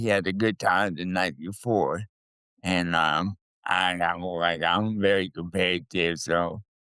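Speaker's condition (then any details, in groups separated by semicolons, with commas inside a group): Cerebral palsy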